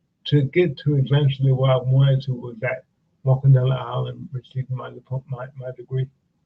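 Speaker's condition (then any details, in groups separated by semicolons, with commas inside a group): Cerebral palsy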